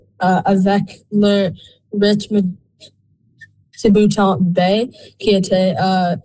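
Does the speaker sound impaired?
Yes: stuttering; self-made rhythmo speech vibrating bracelet cues speaking rhythm, big breath every three vibrations; in trials 9 stutters per 2 minutes without bracelet, 4.5 with 2-second vibration, half-second pause; here blocks.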